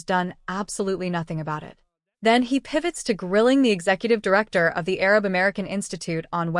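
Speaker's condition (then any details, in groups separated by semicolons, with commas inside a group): No condition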